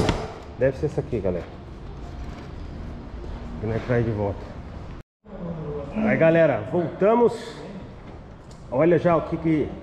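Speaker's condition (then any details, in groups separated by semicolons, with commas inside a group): No condition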